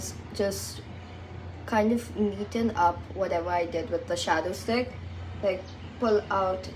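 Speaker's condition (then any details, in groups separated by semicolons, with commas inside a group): No condition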